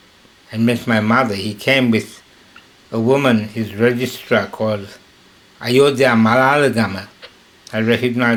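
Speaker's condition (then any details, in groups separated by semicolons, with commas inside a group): Slurred speech from poisoning; hypersalivation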